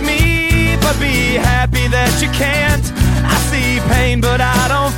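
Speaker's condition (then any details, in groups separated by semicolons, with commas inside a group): No condition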